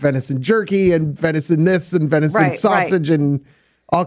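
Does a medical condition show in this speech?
No.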